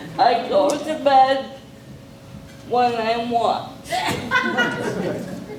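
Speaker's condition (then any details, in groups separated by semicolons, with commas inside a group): Cerebral palsy; very involved case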